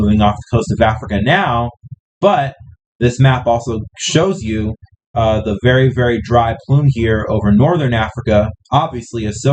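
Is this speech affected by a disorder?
No.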